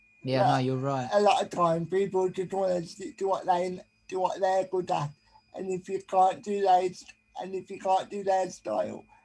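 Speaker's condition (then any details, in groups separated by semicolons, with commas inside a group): Cerebral palsy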